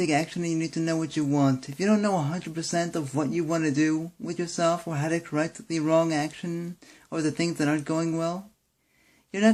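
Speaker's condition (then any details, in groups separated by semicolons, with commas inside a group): Cerebral palsy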